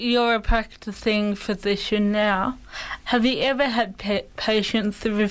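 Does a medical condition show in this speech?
Yes: cerebral palsy; present from birth.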